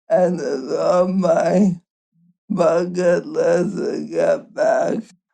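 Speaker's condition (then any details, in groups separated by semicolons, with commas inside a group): ALS; speaks softly, uses eye-gaze speech-generating device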